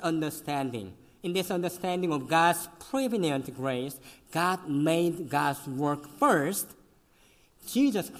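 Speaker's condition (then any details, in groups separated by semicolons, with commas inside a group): Cleft lip and palate; congenital, severe, eleven surgeries, last one 22 years ago in college; could not suck breast milk as newborn, fed formula and cow milk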